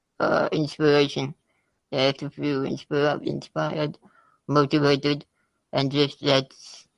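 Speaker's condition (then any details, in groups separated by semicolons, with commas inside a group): Spinal muscular atrophy type 2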